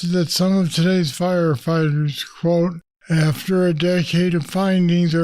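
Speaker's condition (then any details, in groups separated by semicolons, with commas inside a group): Parkinson's disease; deep brain stimulators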